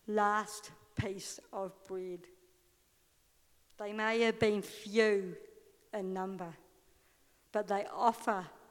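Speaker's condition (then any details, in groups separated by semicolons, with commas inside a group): Stutter; impaired hearing; gives long talk, may stutter on wanted words; choice each time between saying wanted words and maybe stuttering, or avoiding words; prolonged sounds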